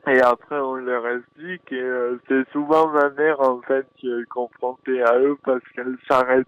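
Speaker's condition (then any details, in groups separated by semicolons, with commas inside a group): Dystonia; present since birth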